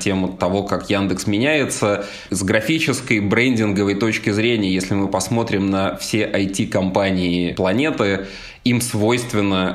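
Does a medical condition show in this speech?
No.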